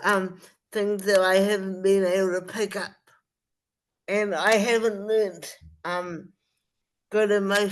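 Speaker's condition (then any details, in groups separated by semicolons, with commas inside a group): Spastic cerebral palsy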